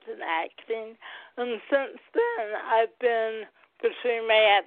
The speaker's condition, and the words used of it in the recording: Cerebral palsy. She was diagnosed with cerebral palsy, and excuse me if I'm pronouncing it incorrectly, which affects her speech and more.